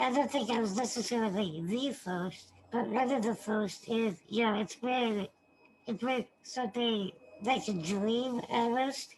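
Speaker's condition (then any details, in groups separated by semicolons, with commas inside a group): Spinal muscular atrophy type 2; type 2, initially diagnosed type 1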